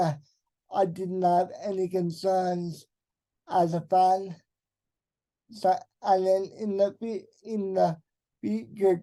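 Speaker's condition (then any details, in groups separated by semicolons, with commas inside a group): Cerebral palsy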